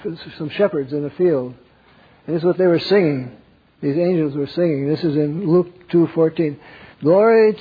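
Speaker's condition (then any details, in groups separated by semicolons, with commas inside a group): Parkinson's; wakes up around 3 am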